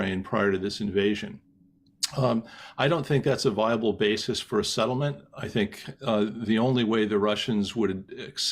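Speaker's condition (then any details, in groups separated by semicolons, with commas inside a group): No condition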